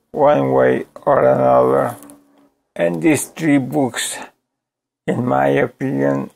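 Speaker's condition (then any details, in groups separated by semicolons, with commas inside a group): ALS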